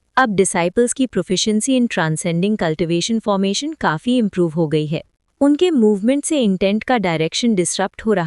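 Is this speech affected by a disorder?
No.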